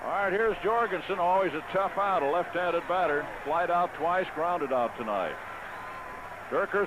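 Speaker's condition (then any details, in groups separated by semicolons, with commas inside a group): No condition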